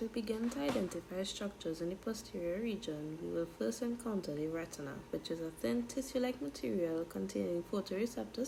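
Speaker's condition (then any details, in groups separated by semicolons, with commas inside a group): No condition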